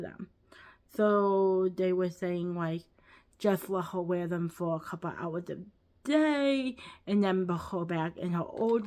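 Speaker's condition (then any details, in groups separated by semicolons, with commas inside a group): Cerebral palsy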